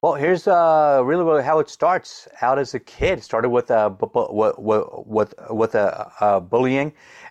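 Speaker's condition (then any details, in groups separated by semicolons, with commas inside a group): Stutter; childhood onset, years of speech therapy, Fluency Master bone-conduction ear device, four-week Starbuck Fluency Clinic intensive, SUNY Geneseo; persisting in adulthood, still not fully fluent, speaks publicly, Toastmasters area speech contest winner; sound and word repetitions, blocks, brief fluent periods, stress worsens, strategic pauses, deep breaths, fluent singing; repeated sounds, repeated words, prolonged sounds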